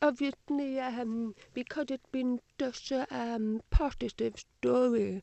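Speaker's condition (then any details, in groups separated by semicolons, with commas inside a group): Deafness, Usher syndrome, Usher syndrome type 2, severe; five-hour double cochlear implant surgery, switched on three weeks ago, relies on lip reading, no headphones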